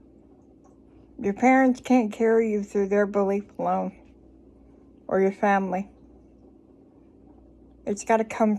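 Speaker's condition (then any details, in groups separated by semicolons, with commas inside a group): Cerebral palsy; from birth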